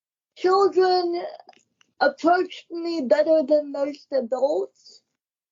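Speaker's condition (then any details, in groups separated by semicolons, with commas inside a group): Cerebral palsy; wheelchair user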